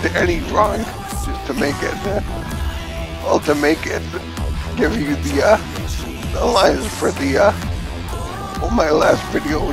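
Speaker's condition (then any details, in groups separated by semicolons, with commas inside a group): Cerebellar ataxia from brain tumour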